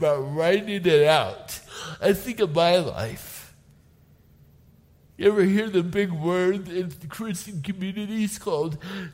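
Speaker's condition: Cerebral palsy; walking again after therapy

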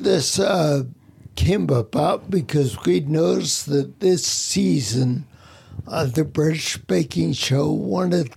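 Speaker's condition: Spinocerebellar ataxia; speech impediment

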